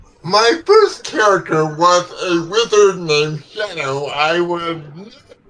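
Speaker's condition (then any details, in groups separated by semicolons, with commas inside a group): Cerebral palsy; legs affected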